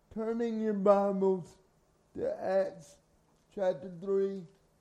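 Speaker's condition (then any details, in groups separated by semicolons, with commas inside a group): Cerebral palsy; from birth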